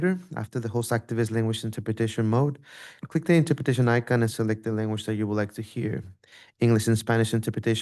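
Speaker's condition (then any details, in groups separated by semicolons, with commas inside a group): No condition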